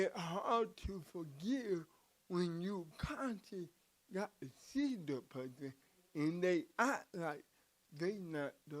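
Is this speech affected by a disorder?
Yes: cerebral palsy; from birth.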